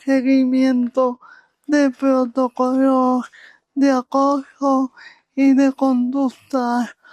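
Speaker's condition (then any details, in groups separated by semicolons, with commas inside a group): Cerebral palsy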